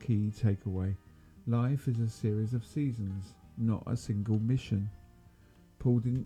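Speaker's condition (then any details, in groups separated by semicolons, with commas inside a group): No condition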